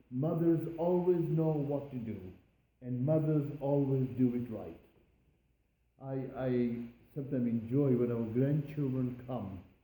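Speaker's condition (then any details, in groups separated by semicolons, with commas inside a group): No condition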